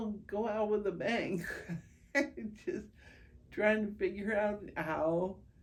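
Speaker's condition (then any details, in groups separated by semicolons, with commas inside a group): Primary progressive multiple sclerosis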